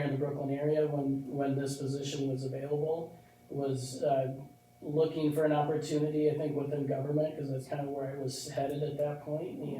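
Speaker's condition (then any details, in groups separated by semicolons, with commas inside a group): No condition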